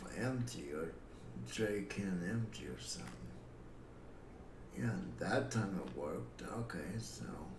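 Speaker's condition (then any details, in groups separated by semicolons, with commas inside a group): Cerebral palsy; affects muscle coordination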